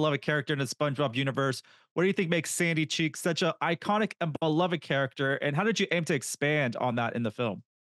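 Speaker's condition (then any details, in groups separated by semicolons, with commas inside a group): No condition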